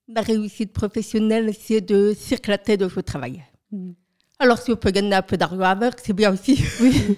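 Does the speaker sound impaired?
Yes: profound deafness from birth, profound, congenital.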